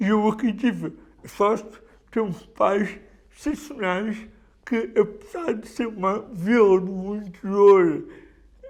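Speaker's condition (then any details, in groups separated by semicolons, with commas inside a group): Cerebral palsy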